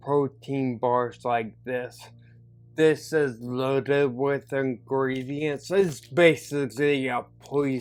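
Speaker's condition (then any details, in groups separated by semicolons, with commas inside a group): Neurological disability (takes dalfampridine)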